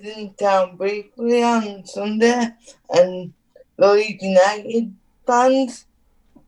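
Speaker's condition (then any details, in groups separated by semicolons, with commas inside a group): Cerebral palsy; needs adapted housing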